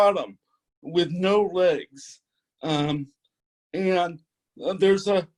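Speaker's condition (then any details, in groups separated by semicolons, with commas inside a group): Cerebral palsy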